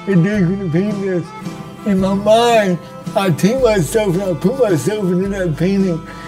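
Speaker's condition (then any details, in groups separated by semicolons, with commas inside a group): Cerebral palsy; from birth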